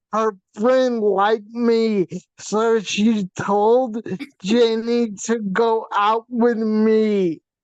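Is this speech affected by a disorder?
Yes: facial paralysis from hydrocephalus.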